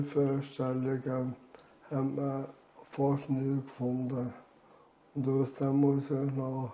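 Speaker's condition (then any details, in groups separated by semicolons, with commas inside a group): Amyotrophic lateral sclerosis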